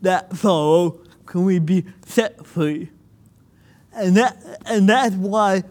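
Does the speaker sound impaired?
Yes: cerebral palsy; listeners may need to rewind.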